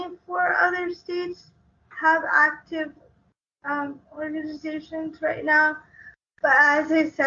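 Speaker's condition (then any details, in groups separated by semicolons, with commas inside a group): Cerebral palsy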